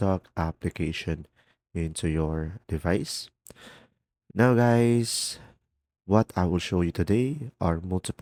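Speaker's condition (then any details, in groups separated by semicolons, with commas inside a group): No condition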